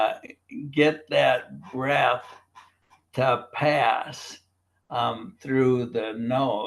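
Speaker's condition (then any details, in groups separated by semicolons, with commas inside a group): Primary lateral sclerosis, bulbar onset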